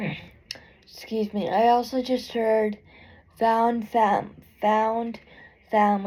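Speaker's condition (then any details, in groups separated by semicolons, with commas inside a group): Cerebral palsy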